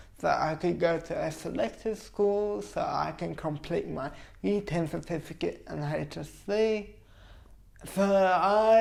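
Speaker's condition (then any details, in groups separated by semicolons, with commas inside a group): Cerebral palsy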